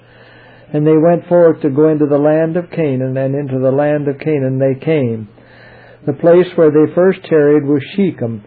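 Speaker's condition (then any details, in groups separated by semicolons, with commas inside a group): No condition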